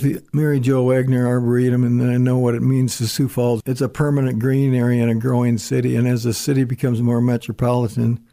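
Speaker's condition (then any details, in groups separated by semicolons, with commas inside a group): Parkinson's disease; stutters and stammers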